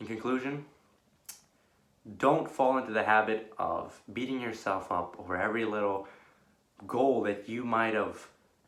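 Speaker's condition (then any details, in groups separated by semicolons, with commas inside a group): No condition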